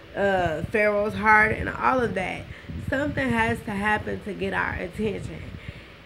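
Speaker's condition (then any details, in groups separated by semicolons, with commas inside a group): Cerebral palsy, spastic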